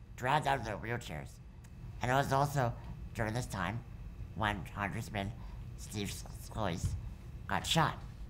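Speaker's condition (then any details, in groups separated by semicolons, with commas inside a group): Muscular dystrophy; present from birth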